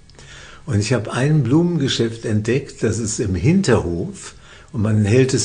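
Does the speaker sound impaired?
Yes: Parkinson's disease; diagnosed by a psychiatrist, treated by professor Jens Volkmann in Würzburg, on medication; physically active, symptoms barely noticeable.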